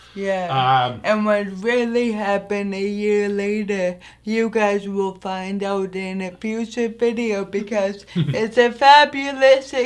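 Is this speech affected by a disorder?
Yes: anoxic brain injury.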